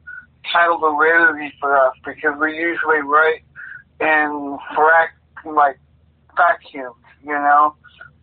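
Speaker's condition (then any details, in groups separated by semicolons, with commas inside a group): Cerebral palsy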